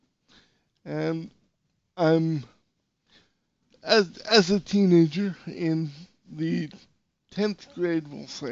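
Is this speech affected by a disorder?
Yes: cerebral palsy.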